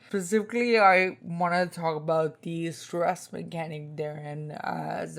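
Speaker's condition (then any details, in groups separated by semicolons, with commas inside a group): Spinocerebellar ataxia type 2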